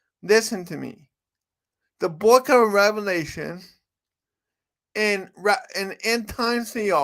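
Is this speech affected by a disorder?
Yes: cerebral palsy; from birth.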